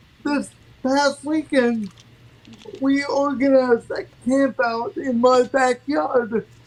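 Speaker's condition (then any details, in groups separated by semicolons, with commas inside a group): Cerebral palsy; from birth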